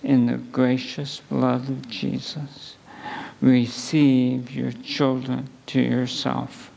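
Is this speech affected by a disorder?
Yes: ALS; under neurologist care.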